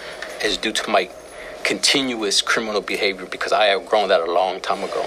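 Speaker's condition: No condition

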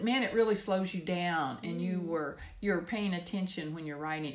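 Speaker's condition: No condition

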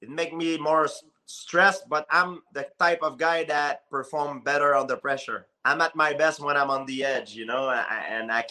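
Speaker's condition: No condition

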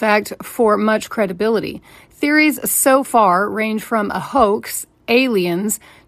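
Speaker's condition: No condition

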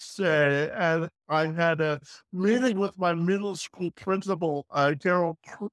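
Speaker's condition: Cerebral palsy; born three months premature

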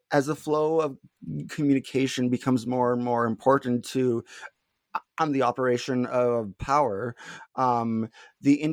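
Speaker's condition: Stuttering; little stuttering during this recording; prolonged sounds, blocks

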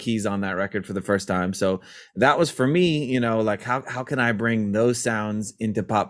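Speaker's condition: No condition

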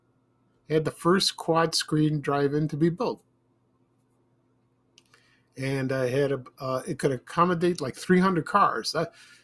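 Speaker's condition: No condition

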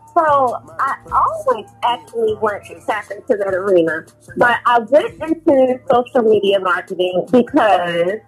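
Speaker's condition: No condition

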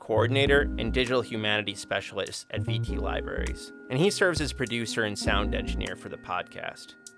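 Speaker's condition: No condition

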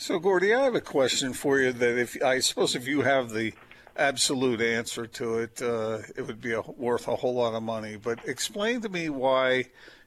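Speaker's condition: No condition

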